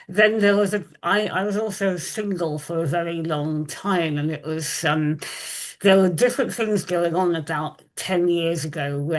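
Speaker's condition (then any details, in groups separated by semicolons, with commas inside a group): Moebius syndrome facial paralysis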